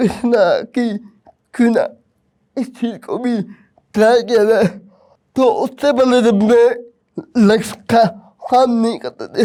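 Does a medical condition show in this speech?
Yes: cerebral palsy.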